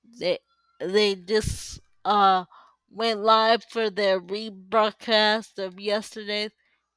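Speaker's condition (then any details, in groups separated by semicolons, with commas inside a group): Cerebral palsy; uses power wheelchair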